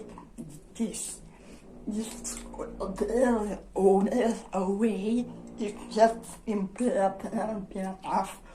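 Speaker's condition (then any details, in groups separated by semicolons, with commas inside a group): Dystonia; generalized dystonia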